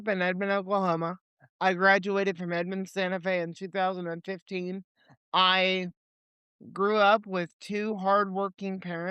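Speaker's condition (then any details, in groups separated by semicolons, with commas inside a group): Cerebral palsy; limited mobility, legs; age 28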